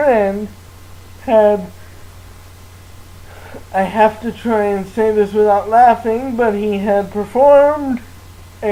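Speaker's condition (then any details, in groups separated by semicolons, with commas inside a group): Cerebral palsy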